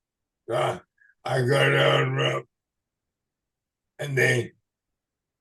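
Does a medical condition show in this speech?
Yes: ALS/MND.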